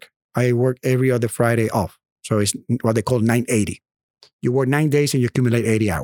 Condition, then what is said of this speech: None; typical speech.